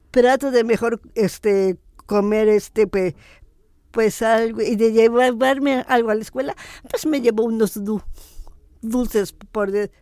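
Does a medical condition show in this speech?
Yes: Down syndrome; adult woman.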